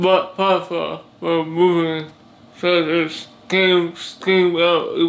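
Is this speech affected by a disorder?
Yes: cerebral palsy; speech disability.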